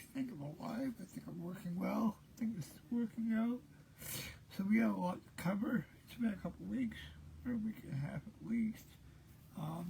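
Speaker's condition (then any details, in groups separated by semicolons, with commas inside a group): Cerebral palsy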